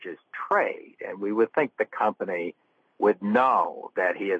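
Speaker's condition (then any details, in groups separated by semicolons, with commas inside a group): No condition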